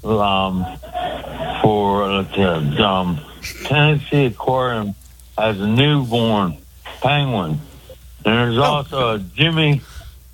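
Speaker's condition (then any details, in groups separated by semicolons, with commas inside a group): Speech impediment; calling in by phone, loud background noise; hard to hear on phone, host asks caller to get closer to phone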